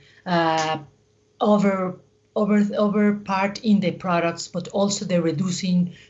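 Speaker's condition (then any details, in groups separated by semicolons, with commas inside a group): No condition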